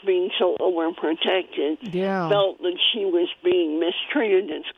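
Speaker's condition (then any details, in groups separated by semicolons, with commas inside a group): Cleft palate; spoon feeding needed at one point in early childhood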